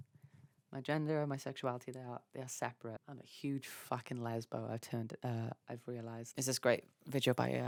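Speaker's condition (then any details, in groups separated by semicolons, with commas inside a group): No condition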